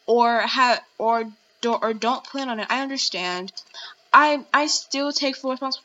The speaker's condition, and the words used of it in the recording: Stuttering. Also, if I stutter, I have a speech impediment.